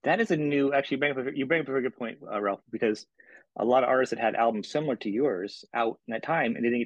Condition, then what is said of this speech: No condition.